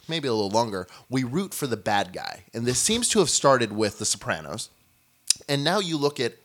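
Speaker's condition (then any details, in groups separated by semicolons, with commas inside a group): No condition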